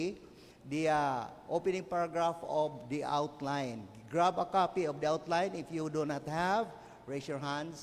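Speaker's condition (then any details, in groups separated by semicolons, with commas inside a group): No condition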